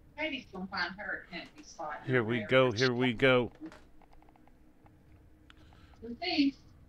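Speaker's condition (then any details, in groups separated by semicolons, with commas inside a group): No condition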